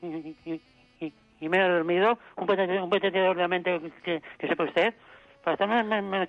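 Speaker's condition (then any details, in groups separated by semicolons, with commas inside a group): Parkinson's disease; diagnosed around age 44, advancing a lot; about six years since diagnosis, takes amantadine, feet feel very flat, has tinnitus; speaks poorly because of the disease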